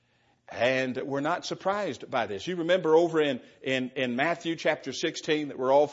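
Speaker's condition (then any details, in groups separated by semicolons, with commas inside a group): No condition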